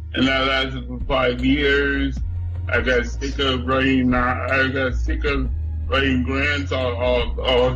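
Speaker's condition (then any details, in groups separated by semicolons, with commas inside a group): Cerebral palsy; nosebleed and stopped breathing as newborn at home in Buffalo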